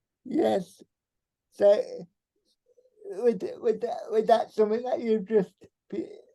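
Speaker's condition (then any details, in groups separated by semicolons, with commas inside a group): Cerebral palsy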